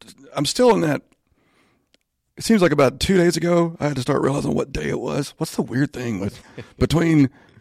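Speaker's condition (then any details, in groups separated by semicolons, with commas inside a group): Spasmodic dysphonia; voice issue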